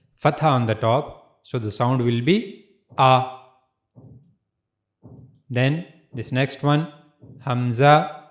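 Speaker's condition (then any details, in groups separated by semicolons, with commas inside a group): No condition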